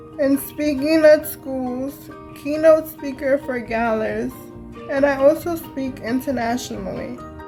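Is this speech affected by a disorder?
Yes: cerebral palsy.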